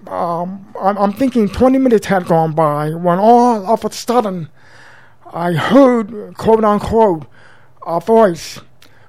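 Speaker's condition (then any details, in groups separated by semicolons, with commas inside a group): Profound deafness since birth; congenital, total deafness; speaks orally as guest on radio show; learned speech via daily school speech therapy, mother's home drills feeling throat vibrations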